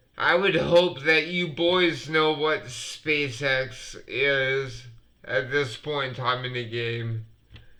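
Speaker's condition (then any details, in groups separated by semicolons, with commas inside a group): Multiple sclerosis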